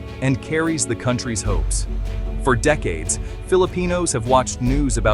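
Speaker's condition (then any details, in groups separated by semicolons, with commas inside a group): No condition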